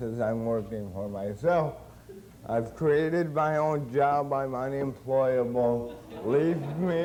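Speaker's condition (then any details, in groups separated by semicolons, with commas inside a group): Cerebral palsy; since birth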